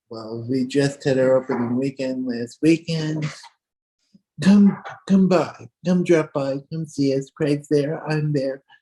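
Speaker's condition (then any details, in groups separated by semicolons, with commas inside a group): Cerebral palsy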